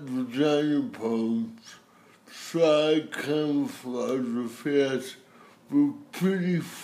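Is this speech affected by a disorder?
Yes: cerebral palsy.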